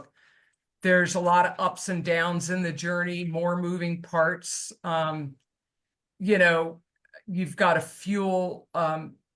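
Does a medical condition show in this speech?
No.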